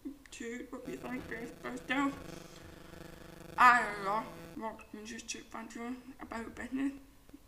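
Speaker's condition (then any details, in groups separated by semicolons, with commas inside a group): Profound deafness; present since birth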